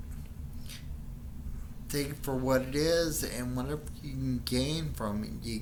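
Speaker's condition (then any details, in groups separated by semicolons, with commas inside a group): Friedreich's ataxia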